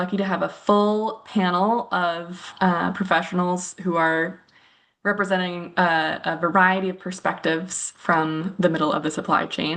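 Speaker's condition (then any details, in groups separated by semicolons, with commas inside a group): No condition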